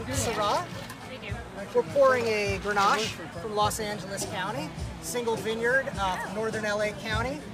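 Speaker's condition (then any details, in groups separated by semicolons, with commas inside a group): No condition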